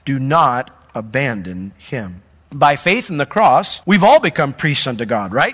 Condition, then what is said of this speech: None; typical speech.